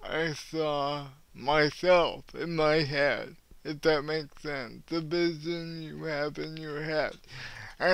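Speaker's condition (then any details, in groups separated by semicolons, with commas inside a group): Cerebral palsy; cannot walk, uses wheelchair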